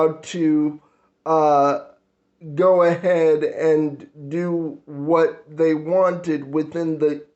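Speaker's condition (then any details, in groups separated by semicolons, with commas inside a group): Cerebral palsy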